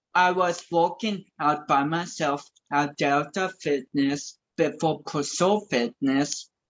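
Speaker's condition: Cerebral palsy; speech affected

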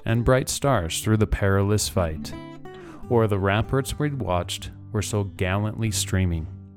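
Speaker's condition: No condition

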